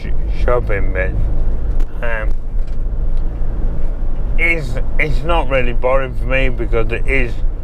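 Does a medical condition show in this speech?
Yes: MND; synthetic voice from banked voice.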